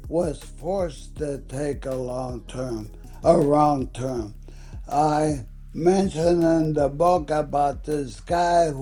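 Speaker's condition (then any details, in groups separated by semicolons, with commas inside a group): ALS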